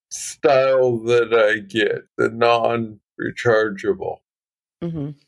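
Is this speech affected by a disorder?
Yes: Parkinson's disease, young onset; diagnosed at 35, deep brain stimulation implant, non-rechargeable battery; DBS battery replaced one week earlier, felt better quickly after.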